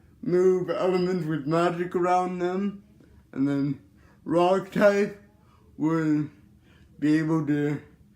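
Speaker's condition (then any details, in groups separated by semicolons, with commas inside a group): Cerebral palsy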